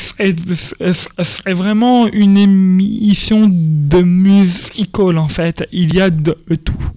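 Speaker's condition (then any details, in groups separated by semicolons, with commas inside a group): Stuttering; lives with stuttering and accepts it; repeated sounds, prolonged sounds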